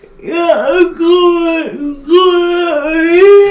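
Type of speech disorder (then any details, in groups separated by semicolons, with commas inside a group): Pseudobulbar dysarthria; cerebral palsy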